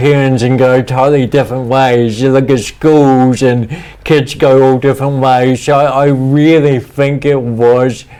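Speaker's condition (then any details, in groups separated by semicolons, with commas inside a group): Cerebral palsy; speech impediment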